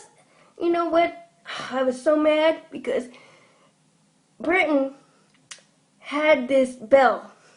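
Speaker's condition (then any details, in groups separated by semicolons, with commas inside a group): Cerebral palsy; from birth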